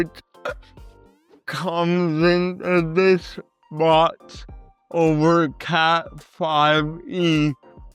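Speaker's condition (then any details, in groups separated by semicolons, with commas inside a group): Cerebral palsy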